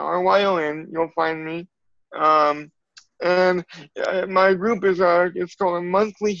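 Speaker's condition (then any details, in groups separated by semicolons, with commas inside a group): Cerebral palsy; from birth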